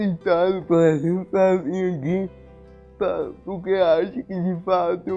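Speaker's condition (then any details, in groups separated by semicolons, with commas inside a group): Cerebral palsy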